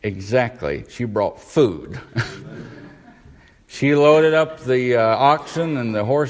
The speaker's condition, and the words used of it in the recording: No condition.